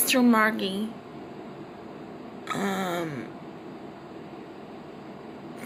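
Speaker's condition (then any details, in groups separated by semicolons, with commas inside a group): Cerebral palsy, triplegia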